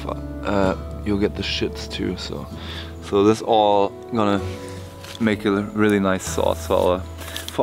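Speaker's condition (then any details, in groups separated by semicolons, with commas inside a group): No condition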